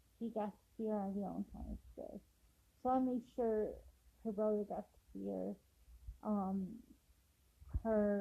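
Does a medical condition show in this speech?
Yes: cerebral palsy; affects walking.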